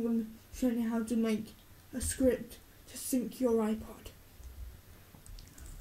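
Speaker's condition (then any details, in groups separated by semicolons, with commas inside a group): Cerebral palsy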